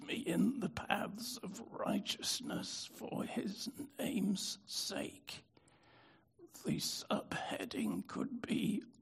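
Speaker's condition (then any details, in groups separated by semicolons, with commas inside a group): Spasmodic dystonia; affected voice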